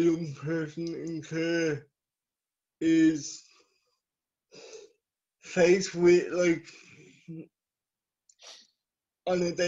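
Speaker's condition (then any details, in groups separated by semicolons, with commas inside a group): Cerebral palsy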